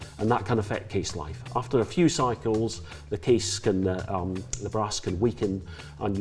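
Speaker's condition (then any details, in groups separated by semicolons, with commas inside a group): No condition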